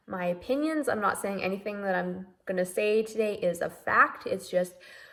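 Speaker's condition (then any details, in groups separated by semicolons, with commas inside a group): No condition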